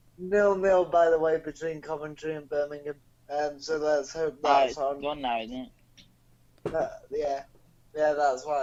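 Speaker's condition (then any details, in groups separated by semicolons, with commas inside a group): Cerebral palsy; non-progressive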